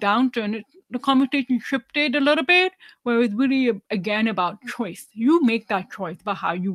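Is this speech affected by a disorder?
Yes: deafness, severe; about 99% hearing loss, hearing aids worn whole life, cochlear implant candidate; uses hearing aids, relies heavily on lip reading, does not sign, not fluent in ASL.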